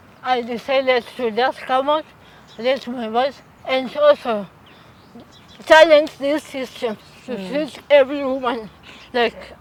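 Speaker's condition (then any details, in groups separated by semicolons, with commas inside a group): Cerebral palsy; from birth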